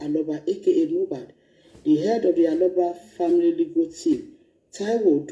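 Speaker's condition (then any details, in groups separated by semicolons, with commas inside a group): No condition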